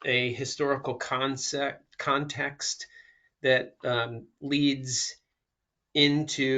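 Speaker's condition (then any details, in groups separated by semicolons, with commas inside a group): No condition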